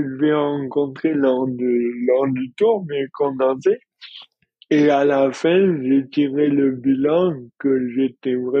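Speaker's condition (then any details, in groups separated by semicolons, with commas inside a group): Dystonia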